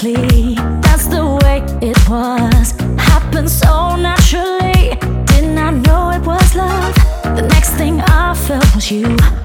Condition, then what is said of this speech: No condition.